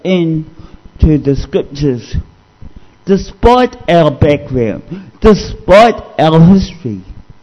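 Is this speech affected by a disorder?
Yes: cerebral palsy; discovered at age 2.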